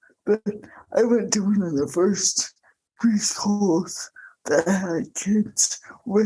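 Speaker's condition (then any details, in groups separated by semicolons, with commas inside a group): Cerebral palsy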